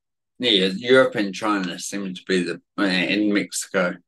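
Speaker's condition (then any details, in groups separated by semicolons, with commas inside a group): Cerebellar atrophy; said to be genetic, significant environmental component, affects speech and balance, worse when tired or stressed; worse today than usual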